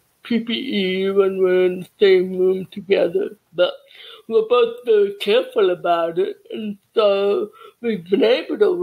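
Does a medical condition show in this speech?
Yes: cerebral palsy; childhood speech therapy.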